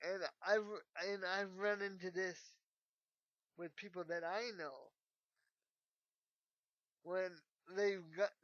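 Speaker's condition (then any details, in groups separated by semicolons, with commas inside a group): Cerebral palsy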